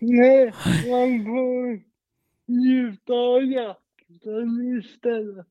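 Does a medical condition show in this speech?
Yes: cerebral palsy, mild.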